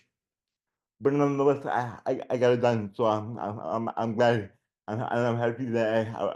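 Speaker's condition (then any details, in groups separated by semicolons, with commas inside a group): Generalized dystonia; generalized, childhood onset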